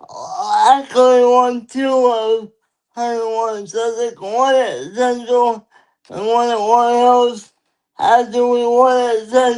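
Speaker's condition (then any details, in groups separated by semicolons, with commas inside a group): Cerebral palsy; lifelong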